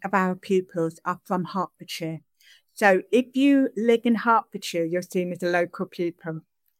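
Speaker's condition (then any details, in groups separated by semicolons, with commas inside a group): Deafness; sign-supported English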